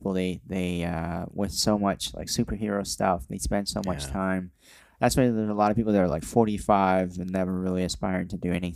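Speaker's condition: Cleft lip and palate

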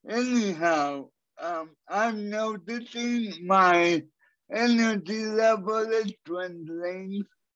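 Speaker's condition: Cerebral palsy; suspects condition is progressive

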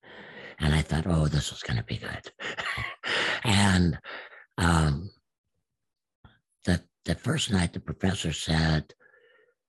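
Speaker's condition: Absent vocal cords; confirmed on repeated exams

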